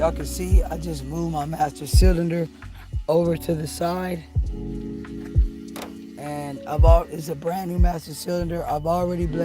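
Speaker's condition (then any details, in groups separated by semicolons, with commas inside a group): No condition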